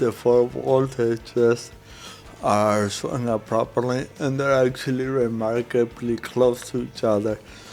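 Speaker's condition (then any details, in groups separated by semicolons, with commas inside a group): Cerebral palsy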